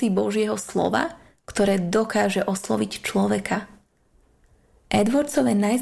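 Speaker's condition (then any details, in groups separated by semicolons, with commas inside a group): No condition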